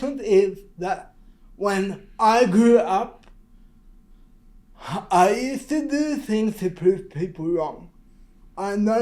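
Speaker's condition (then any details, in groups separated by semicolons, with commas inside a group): Cerebral palsy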